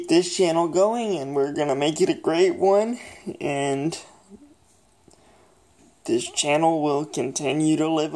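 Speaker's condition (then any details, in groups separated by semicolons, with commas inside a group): Cerebral palsy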